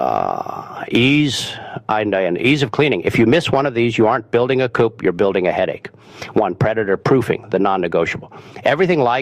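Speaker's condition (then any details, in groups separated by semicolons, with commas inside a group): No condition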